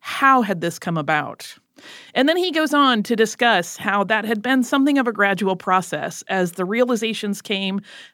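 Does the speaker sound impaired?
No.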